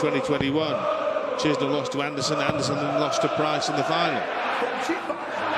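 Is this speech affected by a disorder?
No.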